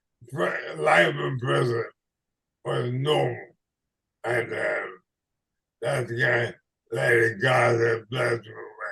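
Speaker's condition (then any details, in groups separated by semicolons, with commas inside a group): ALS/MND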